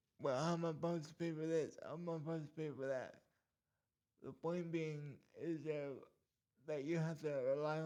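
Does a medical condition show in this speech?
Yes: cerebral palsy.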